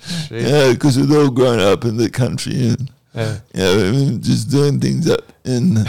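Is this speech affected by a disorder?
Yes: cerebral palsy; strangers sometimes assume drunkenness.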